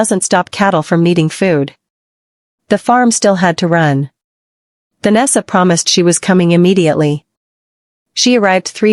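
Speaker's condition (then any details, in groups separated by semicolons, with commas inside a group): No condition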